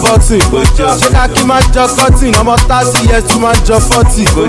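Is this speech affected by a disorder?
No.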